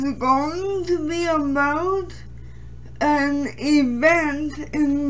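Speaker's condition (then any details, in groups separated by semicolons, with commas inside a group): Cerebral palsy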